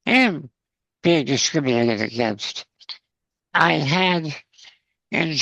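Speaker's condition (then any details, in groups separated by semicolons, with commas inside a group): Spinal muscular atrophy, congenital; lifelong, age 62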